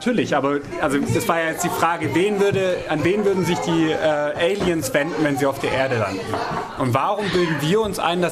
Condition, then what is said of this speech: None; typical speech.